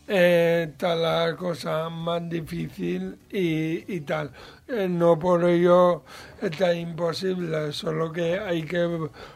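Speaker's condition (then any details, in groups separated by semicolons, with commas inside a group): Cerebral palsy; mild, lesser degree of disability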